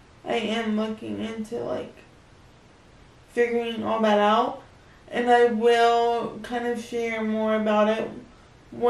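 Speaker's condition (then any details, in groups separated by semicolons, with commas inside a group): Cerebral palsy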